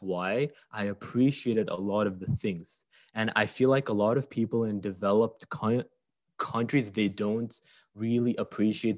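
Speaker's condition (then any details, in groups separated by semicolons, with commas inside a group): Stutter, mild; stutter from about age five, stuttered a lot in job interviews, overcome via self-development, small steps; mostly overcome in past few years, only a bit remains; slight residual stutter; repeated sounds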